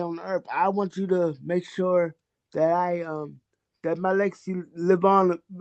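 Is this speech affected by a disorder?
Yes: cerebral palsy.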